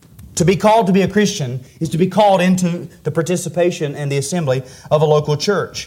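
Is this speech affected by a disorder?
No.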